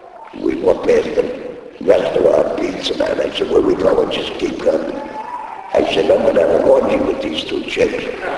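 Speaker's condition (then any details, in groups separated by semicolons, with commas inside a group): Laryngectomy; still talking after voice box removal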